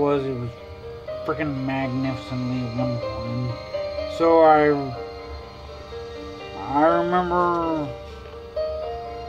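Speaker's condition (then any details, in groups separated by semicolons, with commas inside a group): Traumatic brain injury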